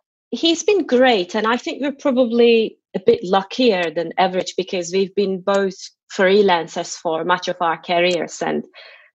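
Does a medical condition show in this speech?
No.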